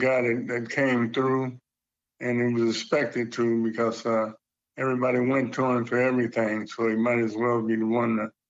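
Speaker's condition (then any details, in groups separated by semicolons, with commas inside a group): Parkinson's; age 70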